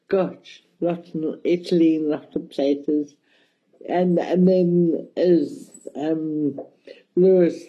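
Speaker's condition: Cerebral palsy, mild; speech mildly affected

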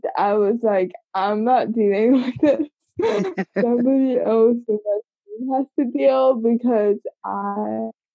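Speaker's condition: Cerebral palsy; congenital

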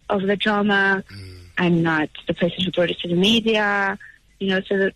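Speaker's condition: No condition

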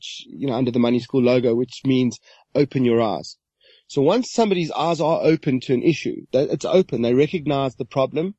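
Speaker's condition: No condition

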